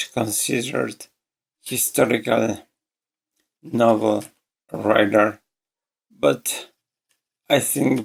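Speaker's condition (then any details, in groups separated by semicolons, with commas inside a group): ALS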